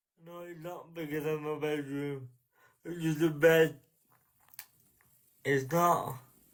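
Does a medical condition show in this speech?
Yes: cerebral palsy; from birth, uses wheelchair.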